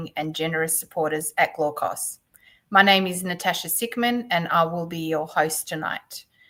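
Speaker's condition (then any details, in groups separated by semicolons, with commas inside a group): No condition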